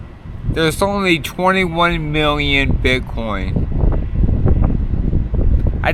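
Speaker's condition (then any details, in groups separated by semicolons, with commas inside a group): Multiple sclerosis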